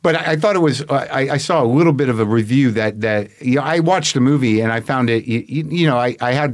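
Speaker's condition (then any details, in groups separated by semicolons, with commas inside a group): No condition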